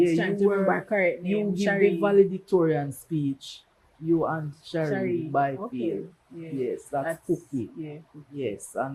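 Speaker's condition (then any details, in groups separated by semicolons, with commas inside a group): No condition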